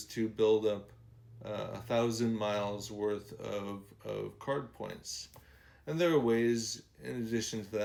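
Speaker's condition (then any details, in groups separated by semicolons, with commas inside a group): ALS; muddied slurred speech, hard to speak for long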